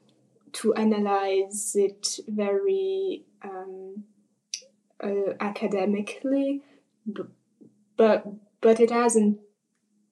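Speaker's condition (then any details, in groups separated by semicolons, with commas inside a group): Covert stuttering; gradual onset in puberty, worse end of high school, father stuttered, therapy exercises unhelpful; early in accepting stutter, trying to be less covert; hid stutter with techniques in German, French, not in English, grew silent from fear; repeated sounds, repeated words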